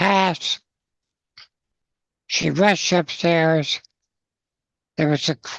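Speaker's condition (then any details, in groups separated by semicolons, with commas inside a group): Spinal muscular atrophy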